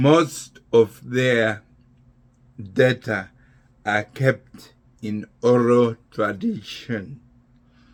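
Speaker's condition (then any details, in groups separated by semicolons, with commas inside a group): Neurological disease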